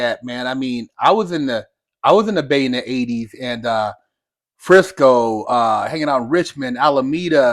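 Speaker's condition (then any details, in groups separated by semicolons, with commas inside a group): No condition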